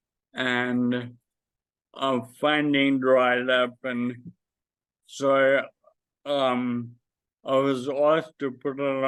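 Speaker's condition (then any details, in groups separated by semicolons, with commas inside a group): Friedreich's ataxia; spasticity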